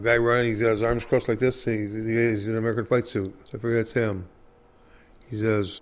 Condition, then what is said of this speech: Parkinson's disease. I've developed Parkinson's as a result of that. It affected my speech very significantly.